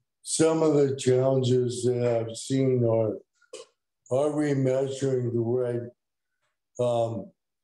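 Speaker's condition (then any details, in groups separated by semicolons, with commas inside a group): ALS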